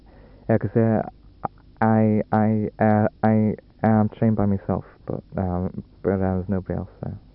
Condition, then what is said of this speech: Stuttering. But if I've got a small room like this and a tape recorder behind me, it might be a little bit worse.